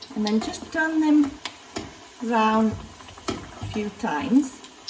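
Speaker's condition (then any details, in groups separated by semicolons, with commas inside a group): No condition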